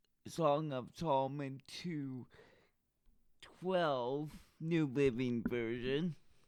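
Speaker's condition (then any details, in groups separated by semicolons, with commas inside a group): Cerebral palsy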